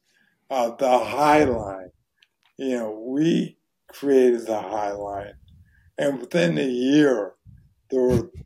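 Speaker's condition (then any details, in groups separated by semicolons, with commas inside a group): ALS; voice very hoarse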